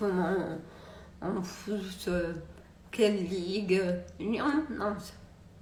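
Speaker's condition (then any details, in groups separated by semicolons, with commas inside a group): Multiple sclerosis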